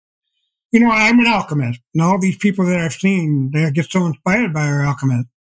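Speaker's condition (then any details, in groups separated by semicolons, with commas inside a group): Deafblindness; progressive, diagnosed at age 28, expects eventual total blindness; some vision remaining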